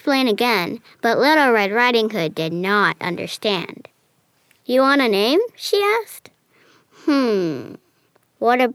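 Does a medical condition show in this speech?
No.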